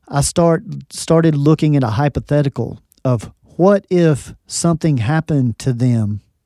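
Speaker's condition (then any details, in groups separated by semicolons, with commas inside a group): No condition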